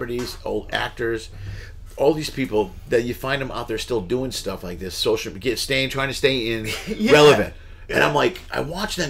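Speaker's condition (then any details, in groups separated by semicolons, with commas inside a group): No condition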